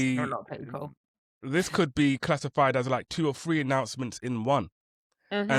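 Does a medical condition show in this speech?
No.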